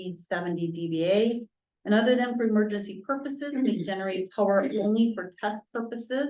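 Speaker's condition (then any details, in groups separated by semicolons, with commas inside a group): No condition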